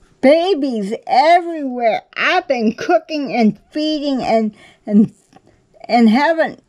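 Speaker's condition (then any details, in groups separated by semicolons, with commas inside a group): Cerebral palsy; affects standing and balance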